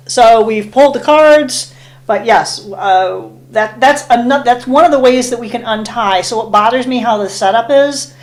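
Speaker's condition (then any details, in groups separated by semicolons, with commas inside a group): No condition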